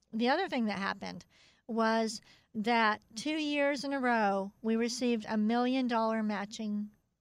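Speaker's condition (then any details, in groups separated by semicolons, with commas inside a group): Cleft palate; radio interview not easy, must concentrate to keep speech clear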